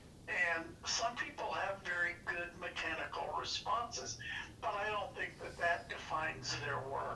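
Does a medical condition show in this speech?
Yes: Parkinson's disease; diagnosed 5-6 years ago, hand tremors, deep brain stimulation both sides, first 1.5 years ago; tremors largely controlled, battery pack, switched on and off with mini iPod, not all symptoms relieved.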